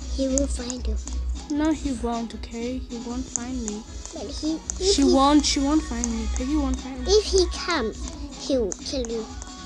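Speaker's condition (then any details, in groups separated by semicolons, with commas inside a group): No condition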